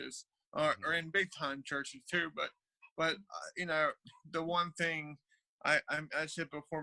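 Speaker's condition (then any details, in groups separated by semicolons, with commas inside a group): Cerebral palsy; from birth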